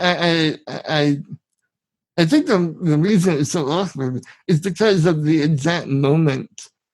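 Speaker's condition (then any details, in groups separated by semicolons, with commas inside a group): Spinal muscular atrophy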